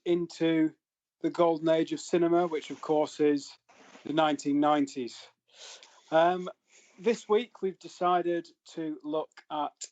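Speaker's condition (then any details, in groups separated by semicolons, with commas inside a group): No condition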